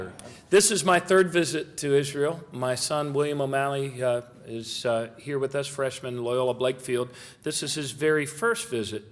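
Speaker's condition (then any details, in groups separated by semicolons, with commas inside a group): No condition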